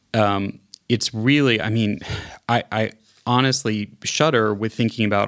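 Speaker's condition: No condition

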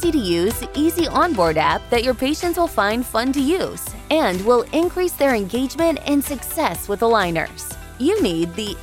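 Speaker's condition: No condition

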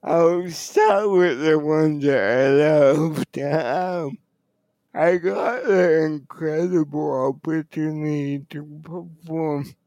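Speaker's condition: Cerebral palsy; speech affected by cerebral palsy, others worried listeners would not understand

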